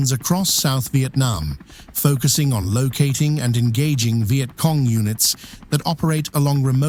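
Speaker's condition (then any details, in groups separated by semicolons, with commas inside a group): No condition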